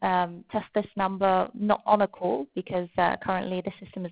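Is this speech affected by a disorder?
No.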